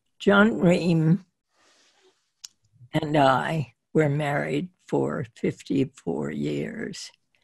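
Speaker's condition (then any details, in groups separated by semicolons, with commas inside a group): Spasmodic dysphonia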